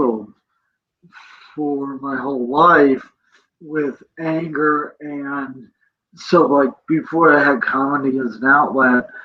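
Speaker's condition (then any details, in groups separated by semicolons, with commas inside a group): Cerebral palsy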